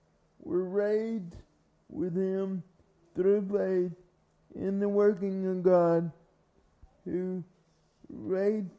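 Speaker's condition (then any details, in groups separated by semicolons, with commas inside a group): Cerebral palsy; carried everywhere by parents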